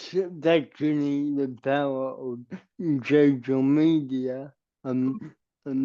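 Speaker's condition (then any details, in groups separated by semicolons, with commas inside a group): Cerebral palsy; uses walker, therapy, gym, yoga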